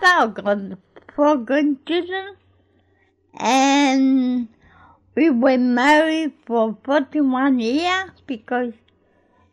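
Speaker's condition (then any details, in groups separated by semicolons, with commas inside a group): Cerebral palsy; cerebral palsy since birth, born in Greece; unable to move without some support; speech problems when young, began talking after attending Gruella school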